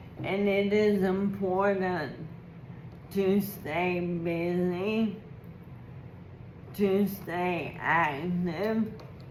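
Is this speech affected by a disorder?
Yes: ALS.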